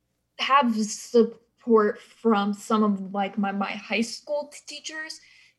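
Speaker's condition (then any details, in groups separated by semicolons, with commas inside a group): Stutter after mini-stroke; stutter since age 20, likely COVID-related mini-stroke, stroke unconfirmed on imaging, neurodeficits; speech problems began days before recording, recently hospitalized, brain fog, speech therapy suggested; word-finding problems, trouble getting words out; repeated words, blocks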